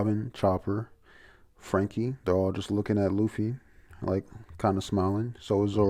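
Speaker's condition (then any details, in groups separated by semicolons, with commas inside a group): No condition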